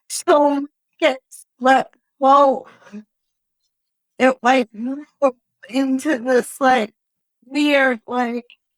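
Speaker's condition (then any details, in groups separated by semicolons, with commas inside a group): Cerebral palsy; wheelchair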